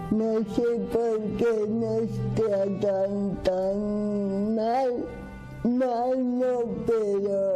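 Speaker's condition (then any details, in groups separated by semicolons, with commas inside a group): Cerebral palsy; speaks with difficulty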